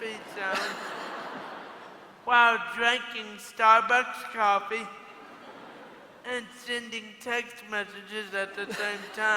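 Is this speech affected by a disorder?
Yes: cerebral palsy.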